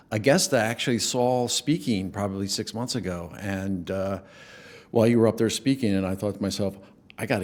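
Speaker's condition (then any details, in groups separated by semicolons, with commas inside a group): No condition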